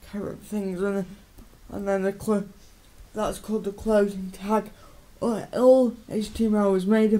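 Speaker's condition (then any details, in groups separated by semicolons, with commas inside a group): Cerebral palsy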